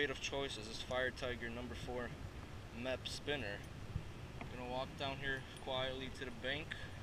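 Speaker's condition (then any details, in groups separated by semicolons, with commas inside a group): No condition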